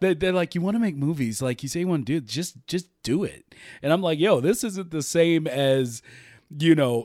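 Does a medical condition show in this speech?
No.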